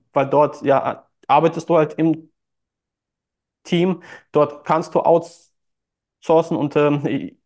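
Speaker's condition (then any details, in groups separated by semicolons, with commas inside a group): Stuttering; since childhood, hard in childhood, youth, school and nearly all speaking situations; compensates by outsourcing phone calls, social media and texting, speaks on stage; speech hangs at times, part-word repetitions; blocks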